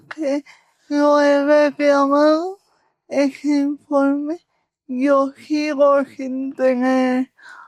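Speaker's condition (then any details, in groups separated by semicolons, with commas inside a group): Cerebral palsy; unchanged since earlier assessment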